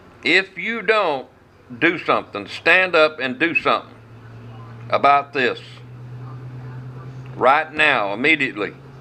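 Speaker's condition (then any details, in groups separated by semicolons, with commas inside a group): No condition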